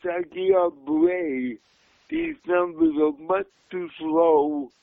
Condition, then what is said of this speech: Cerebral palsy. At first it was a little hard to hear him because of his speech impediment, but he repeated things when I got lost and I got used to his voice over the hour or so that we spoke.